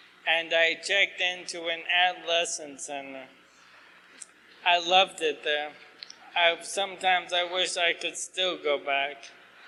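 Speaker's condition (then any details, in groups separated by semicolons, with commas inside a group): ALS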